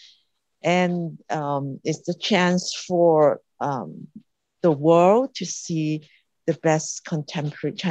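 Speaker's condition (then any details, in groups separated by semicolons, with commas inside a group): No condition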